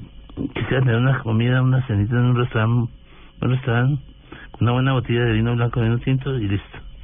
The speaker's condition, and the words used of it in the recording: Parkinson's disease. Como tengo la voz ahora que a veces me tiembla, a veces se me entiende, a veces no se me entiende